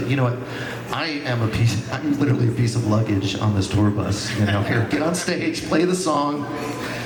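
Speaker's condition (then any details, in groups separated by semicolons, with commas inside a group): No condition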